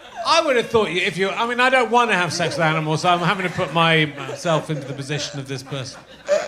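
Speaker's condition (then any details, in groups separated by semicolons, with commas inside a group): No condition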